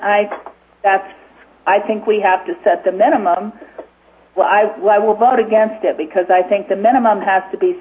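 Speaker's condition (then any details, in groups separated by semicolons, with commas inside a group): No condition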